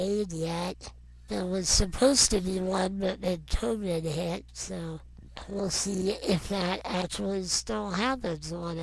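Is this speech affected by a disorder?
Yes: non-progressive muscular dystrophy.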